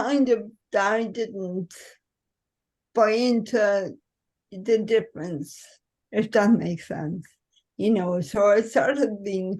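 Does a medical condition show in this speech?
Yes: cerebral palsy.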